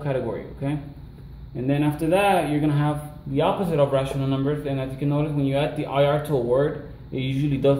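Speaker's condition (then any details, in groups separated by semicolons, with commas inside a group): No condition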